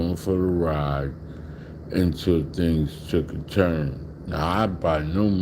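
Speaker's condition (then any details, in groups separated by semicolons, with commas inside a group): Slurred speech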